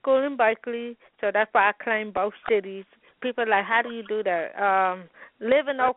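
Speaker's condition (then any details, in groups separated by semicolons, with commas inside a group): Hearing loss with speech impediment, congenital; hearing aids since 15 months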